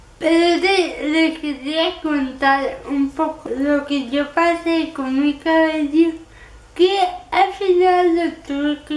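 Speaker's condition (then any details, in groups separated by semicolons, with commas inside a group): Cerebral palsy; physical disability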